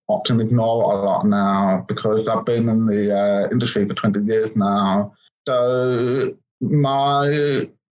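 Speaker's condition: Profound deafness; congenital, born deaf

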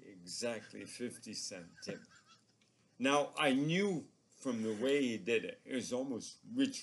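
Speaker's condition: ALS; progressively crippling neurological disorder

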